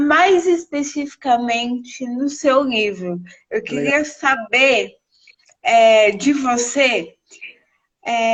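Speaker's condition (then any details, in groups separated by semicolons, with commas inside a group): Cerebral palsy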